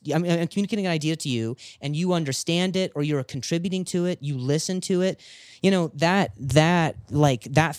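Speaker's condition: Stutter after injury; acquired after being hit, present since hospital stay, vocal polyps from glottal attacks, severe relapse 2019; largely resolved after many remedial therapies, mostly fluent, speaks near speed of thought; initially vocal staccato, hard glottal attacks, long blocks, word substitution, none when talking to self; repeated sounds, repeated words

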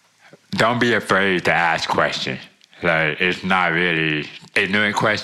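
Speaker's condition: Deafness; born with profound hearing loss, wears hearing aids since childhood

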